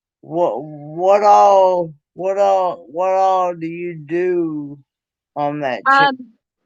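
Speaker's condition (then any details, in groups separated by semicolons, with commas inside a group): Cerebral palsy; present since birth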